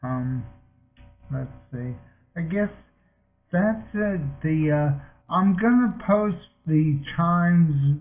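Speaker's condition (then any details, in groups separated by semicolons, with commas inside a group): Multiple sclerosis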